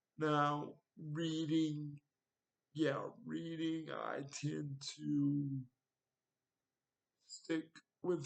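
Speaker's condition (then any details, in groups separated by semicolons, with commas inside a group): Cerebral palsy; wheelchair, needs transfer help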